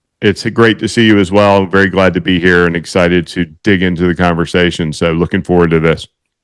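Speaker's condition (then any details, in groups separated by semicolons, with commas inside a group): No condition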